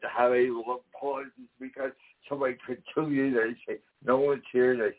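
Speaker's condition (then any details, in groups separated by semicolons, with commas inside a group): Damaged vocal cord; traumatic brain injury from house fire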